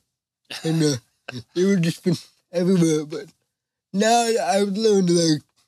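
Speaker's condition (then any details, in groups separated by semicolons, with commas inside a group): Cerebral palsy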